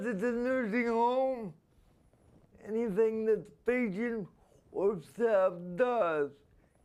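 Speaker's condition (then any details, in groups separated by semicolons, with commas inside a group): Spastic quadriplegia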